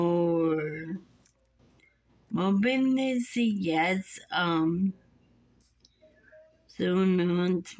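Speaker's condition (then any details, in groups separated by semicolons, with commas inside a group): Muscular dystrophy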